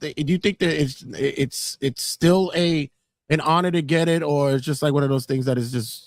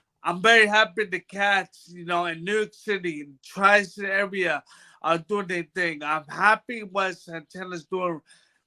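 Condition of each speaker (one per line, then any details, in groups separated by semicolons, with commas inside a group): No condition
Brain bruising; speech bad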